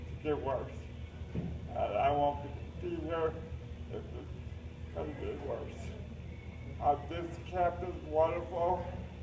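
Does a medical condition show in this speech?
Yes: cerebral palsy; uses a lift for transfers.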